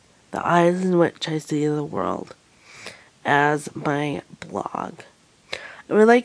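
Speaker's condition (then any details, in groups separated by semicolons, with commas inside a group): Cerebral palsy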